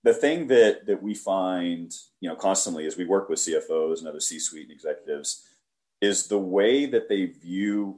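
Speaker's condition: No condition

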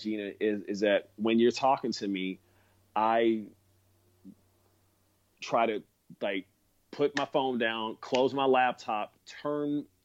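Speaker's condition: Stutter; reports having overcome stutter and fear of it, gave TEDx talk on it; still describes self as someone who has a stutter; past struggles speaking in front of audiences, laughed at, practiced speech repeatedly before Glide church talk; blocks

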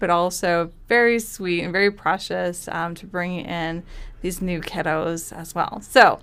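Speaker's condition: No condition

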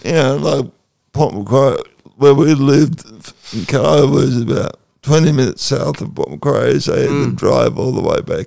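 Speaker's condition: Cerebral palsy

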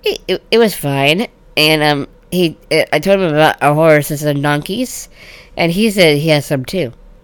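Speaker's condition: Down syndrome

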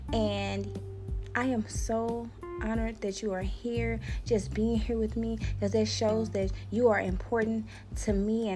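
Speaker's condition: No condition

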